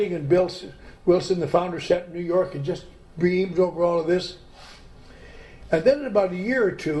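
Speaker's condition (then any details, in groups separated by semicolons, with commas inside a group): No condition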